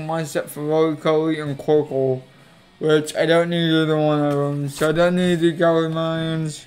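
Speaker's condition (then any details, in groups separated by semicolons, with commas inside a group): Cerebral palsy; affects legs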